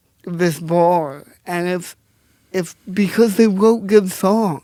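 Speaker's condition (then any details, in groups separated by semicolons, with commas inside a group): Cerebral palsy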